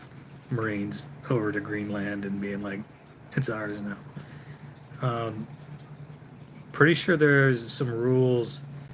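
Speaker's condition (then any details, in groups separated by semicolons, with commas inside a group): No condition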